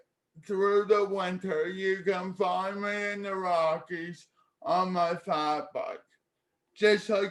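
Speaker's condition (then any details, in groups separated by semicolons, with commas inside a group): Cerebral palsy; speech therapy in childhood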